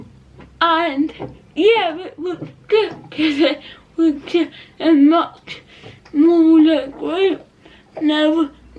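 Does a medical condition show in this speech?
Yes: cerebral palsy; not quadriplegic.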